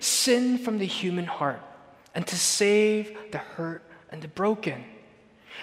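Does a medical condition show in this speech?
No.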